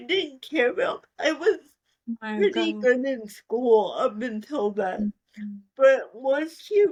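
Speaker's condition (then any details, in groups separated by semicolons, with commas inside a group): Cerebral palsy; spasticity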